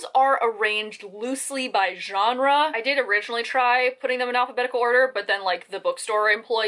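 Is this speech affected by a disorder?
No.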